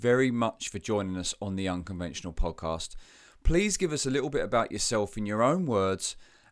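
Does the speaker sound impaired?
No.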